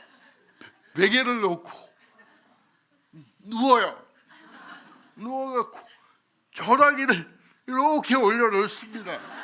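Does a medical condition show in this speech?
Yes: cerebral palsy.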